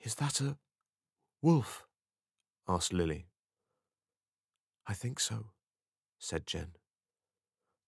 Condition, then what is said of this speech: No condition.